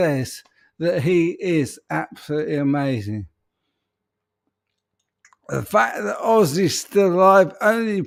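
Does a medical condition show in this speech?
Yes: ALS; speech.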